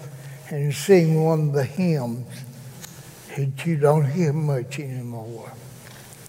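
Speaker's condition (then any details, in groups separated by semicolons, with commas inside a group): Cerebral palsy; gives spoken testimony in church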